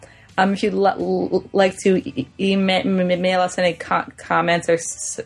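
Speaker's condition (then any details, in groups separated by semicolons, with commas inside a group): Stuttering; therapy over past 3 years: fluency shaping, stuttering modification, voluntary stuttering, subway talks with strangers; sometimes chops up words, listeners may need repetition, awkward on phone; repeated sounds, prolonged sounds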